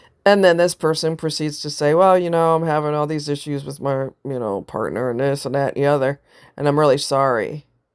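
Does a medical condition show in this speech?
No.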